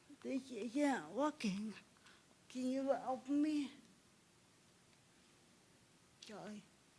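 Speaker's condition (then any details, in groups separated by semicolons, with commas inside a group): Cerebral palsy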